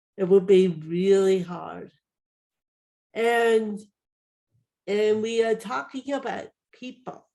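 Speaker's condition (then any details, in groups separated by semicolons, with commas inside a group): Cerebral palsy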